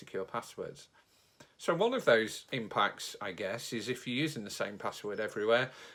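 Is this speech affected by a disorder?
No.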